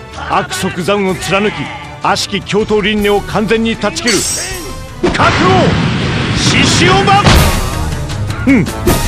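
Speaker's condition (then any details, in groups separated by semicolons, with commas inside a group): No condition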